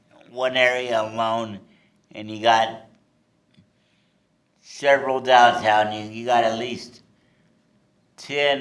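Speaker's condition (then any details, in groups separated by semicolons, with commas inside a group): Cerebral palsy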